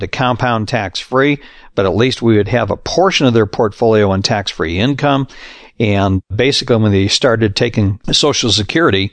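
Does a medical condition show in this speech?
No.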